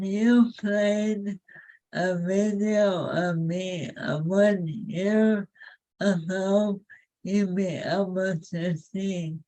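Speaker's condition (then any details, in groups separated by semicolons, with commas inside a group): ALS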